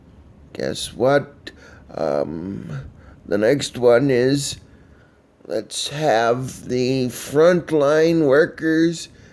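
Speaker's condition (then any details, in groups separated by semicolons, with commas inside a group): Cerebral palsy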